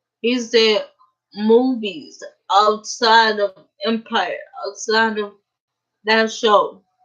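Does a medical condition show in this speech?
Yes: cerebral palsy; uses a wheelchair.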